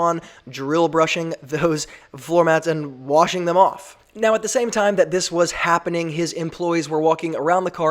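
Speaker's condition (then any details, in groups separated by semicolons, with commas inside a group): No condition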